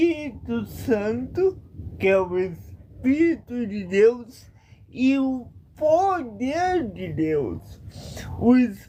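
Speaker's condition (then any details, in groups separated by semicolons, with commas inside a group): Paralysis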